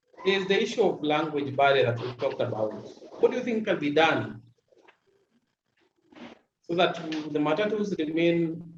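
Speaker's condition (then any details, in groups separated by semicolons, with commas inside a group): No condition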